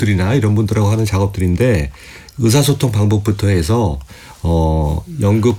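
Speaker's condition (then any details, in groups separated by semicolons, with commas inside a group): No condition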